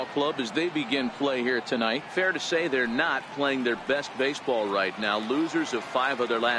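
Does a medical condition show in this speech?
No.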